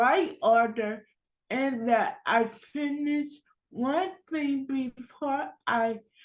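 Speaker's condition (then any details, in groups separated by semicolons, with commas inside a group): Cerebral palsy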